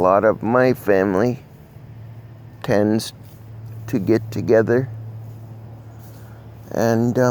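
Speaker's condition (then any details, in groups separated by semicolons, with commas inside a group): Cerebral palsy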